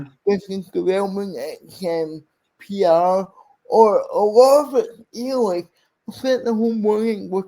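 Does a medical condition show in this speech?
Yes: cerebral palsy; speech impairment.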